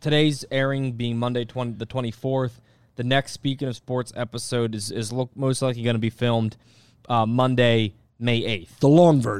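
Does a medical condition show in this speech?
No.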